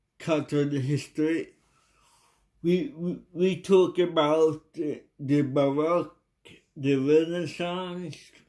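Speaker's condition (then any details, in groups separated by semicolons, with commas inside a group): Cerebral palsy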